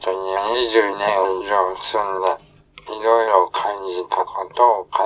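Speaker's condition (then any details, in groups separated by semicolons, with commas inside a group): ALS, speech-generating device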